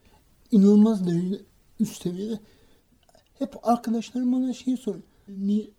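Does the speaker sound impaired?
Yes: cerebral palsy; from birth, no speech or walking until age 6, misdiagnosed intellectual disability at age 5; hand tremor, unable to write by hand; school speech difficulty, reading not fluent, practised reading aloud before mirror.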